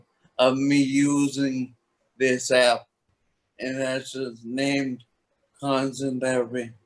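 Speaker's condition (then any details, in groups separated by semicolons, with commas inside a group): Toxic leukoencephalopathy, locked-in syndrome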